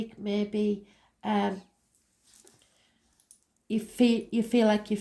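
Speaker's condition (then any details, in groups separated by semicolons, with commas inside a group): No condition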